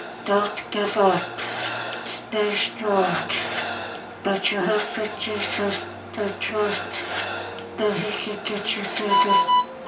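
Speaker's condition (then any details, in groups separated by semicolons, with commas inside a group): ALS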